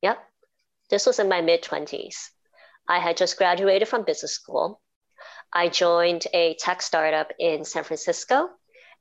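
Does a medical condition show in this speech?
Yes: cleft palate and cleft lip; congenital, diagnosed as a baby, roof of mouth split into two, speech therapy as a teenager; speech described as very clear after speech therapy; formerly very difficult to speak properly, teachers could not hear speech in class, now clear.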